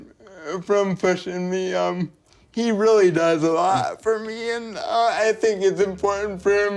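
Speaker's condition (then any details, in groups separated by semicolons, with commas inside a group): Cerebral palsy; predicted might never speak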